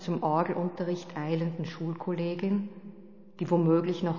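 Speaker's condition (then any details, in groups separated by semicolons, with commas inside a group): No condition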